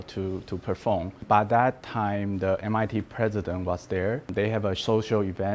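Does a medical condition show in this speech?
No.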